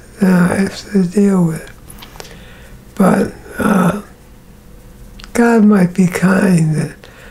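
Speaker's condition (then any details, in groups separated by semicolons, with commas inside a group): Parkinson's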